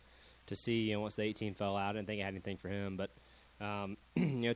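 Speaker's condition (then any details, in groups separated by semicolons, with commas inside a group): No condition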